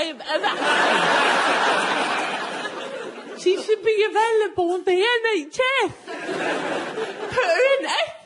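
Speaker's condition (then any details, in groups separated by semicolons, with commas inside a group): Cerebral palsy; effects fluctuating lately; speech impediment, not always understood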